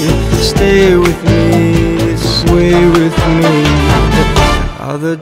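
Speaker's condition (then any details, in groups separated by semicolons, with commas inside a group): No condition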